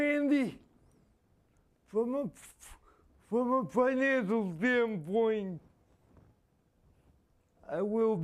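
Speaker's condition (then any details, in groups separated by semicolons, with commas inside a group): Spastic quadriplegia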